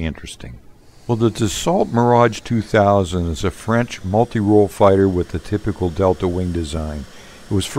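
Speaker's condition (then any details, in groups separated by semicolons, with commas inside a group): No condition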